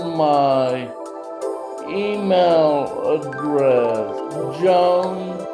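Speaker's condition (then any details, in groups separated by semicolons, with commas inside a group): Traumatic brain injury; 39 years since injury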